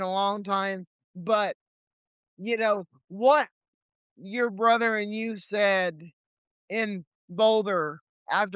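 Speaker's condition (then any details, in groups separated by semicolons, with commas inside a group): Cerebral palsy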